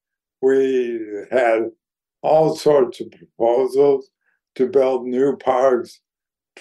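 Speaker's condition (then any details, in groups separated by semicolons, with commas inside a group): ALS; declining health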